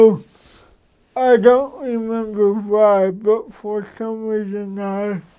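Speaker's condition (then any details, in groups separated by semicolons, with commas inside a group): Cerebral palsy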